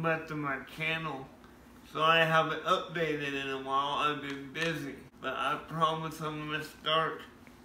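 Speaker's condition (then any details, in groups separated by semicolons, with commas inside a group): Cerebral palsy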